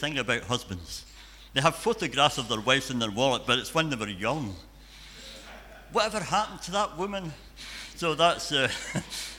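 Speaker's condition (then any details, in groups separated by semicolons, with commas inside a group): Cleft palate and cleft lip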